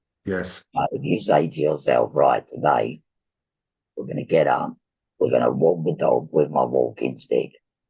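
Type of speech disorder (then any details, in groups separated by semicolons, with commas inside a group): Speech with a voice prosthesis; laryngectomy for laryngeal cancer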